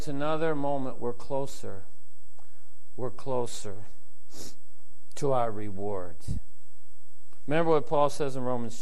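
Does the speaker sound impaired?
No.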